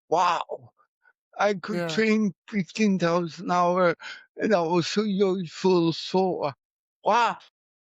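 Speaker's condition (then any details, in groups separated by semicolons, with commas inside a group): Cerebral palsy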